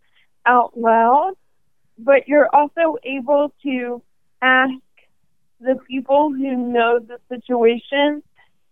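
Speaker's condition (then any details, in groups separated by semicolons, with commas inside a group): ALS; considering walking device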